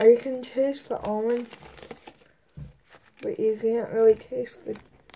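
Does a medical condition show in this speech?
Yes: cerebral palsy; both hands affected.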